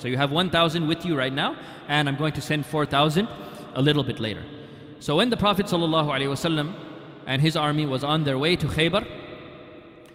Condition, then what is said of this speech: None; typical speech.